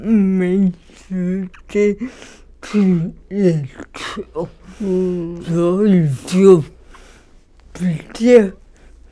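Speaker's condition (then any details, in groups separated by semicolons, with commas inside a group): Cerebral palsy; severe disability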